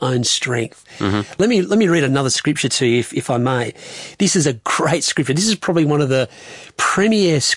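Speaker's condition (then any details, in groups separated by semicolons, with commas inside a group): No condition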